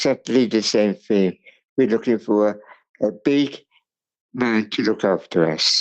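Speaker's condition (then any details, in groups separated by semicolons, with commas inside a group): Cerebral palsy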